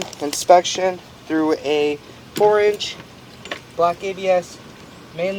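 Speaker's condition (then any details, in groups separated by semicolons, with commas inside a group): No condition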